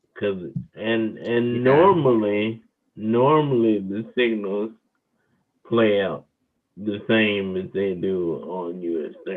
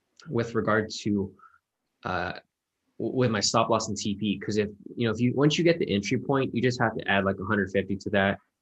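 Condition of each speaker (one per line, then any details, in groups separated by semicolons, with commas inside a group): Cerebral palsy; wheelchair user
No condition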